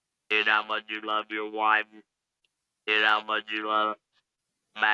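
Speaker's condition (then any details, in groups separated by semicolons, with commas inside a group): Laryngectomy; larynx removed for smoking-related laryngeal cancer, electrolarynx speech; diagnosed about a year ago, no current cancer signs; no normal speech, robotic sound, hard to understand at first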